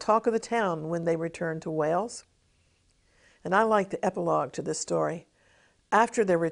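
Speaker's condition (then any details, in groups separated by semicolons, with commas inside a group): No condition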